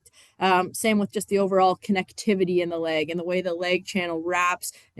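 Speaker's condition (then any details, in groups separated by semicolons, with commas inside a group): No condition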